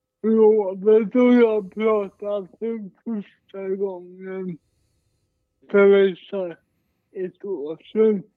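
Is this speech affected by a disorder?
Yes: cerebral palsy, mild.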